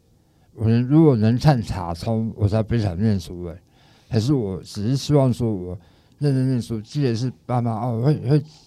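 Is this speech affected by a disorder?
Yes: tongue cancer, stage 4 tongue cancer and parotid cancer; cancer-free after treatment.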